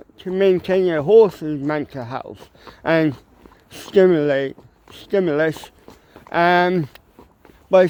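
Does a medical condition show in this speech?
Yes: cerebral palsy; mild, ataxic type.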